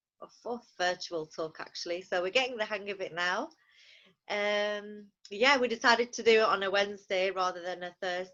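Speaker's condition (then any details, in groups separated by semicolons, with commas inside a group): No condition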